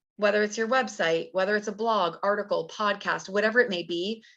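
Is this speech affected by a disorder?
No.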